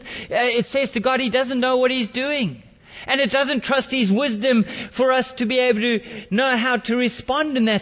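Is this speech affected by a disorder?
No.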